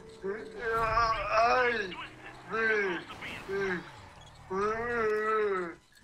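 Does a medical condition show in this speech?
Yes: cerebral palsy.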